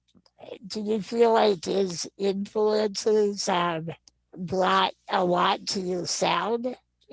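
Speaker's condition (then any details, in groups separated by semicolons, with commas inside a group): Non-progressive muscular dystrophy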